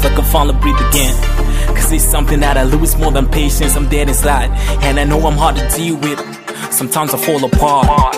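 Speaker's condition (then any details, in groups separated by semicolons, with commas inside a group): No condition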